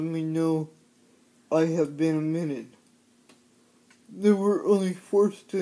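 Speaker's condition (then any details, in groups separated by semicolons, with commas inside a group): Cerebral palsy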